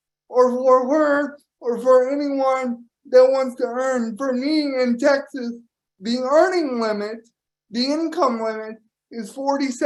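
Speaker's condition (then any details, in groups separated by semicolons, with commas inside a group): Cerebral palsy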